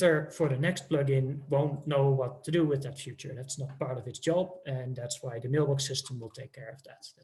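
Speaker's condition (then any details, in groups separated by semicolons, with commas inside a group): No condition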